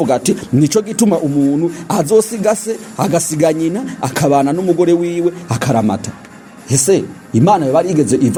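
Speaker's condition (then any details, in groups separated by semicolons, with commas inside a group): No condition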